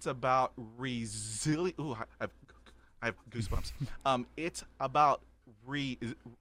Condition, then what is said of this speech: Stuttering. When I do accents, I don't stutter.